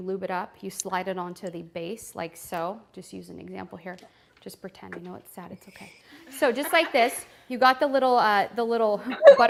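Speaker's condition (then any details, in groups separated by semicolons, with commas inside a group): No condition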